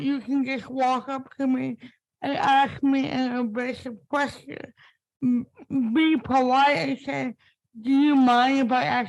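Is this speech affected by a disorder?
Yes: spastic cerebral palsy; impaired speech.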